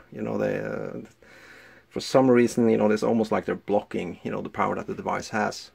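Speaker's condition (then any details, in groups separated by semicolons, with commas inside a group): No condition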